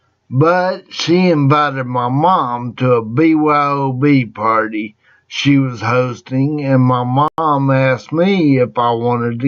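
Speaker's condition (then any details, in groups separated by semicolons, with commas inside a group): Traumatic brain injury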